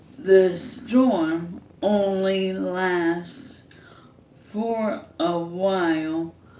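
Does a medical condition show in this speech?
Yes: ALS; hand onset.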